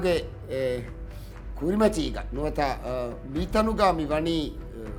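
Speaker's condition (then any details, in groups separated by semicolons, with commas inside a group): No condition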